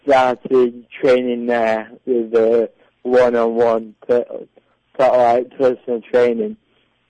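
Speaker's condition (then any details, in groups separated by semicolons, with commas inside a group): Cerebral palsy; diagnosed at birth, delayed developmental milestones, walked with walking frame, predicted lifelong electric wheelchair, prone to rounded shoulders; back muscle training straightened posture and brought shoulders back; predicted never to talk, parents paid for speech therapy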